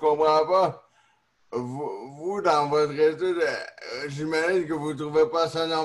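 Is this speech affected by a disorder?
Yes: neonatal cerebral palsy; neonatal onset; set medication times.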